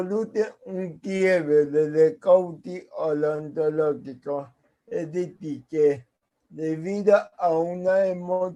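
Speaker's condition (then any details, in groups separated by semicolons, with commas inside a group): Cerebral palsy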